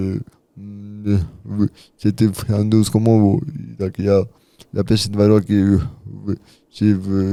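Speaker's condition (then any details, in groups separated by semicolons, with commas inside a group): Cerebral palsy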